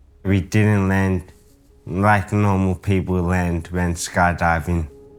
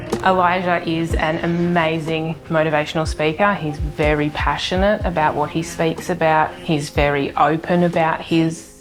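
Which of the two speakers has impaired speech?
The first: traumatic brain injury; severe, skydiving accident; injured 7 years ago, wheelchair user, rows daily.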